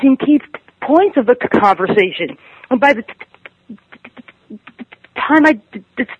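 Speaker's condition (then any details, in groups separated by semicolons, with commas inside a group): Stuttering; stuttering at ages 10 to 15; stays with stutter rather than changing words, speech tools mentally exhausting, hard to focus on message; blocks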